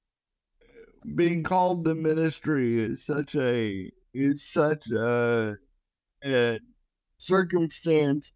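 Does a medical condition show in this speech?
Yes: cerebral palsy.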